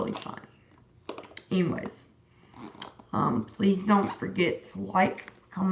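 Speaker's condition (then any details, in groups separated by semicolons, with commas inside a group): Disability causing slurred speech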